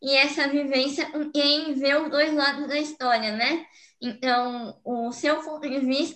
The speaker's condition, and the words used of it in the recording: Cleft palate. Inclusive, a fono é, o que me permite falar dessa forma hoje.